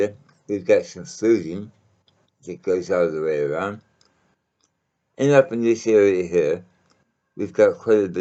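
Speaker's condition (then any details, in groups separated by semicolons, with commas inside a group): Mouth cancer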